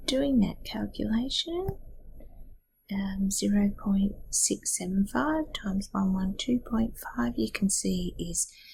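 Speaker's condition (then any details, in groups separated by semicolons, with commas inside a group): No condition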